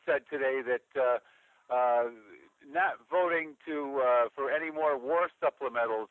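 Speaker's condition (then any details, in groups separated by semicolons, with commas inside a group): No condition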